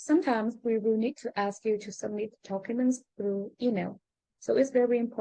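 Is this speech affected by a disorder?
No.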